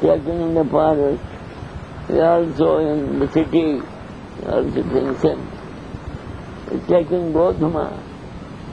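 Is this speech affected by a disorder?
Yes: deafness; cannot hear audience questions.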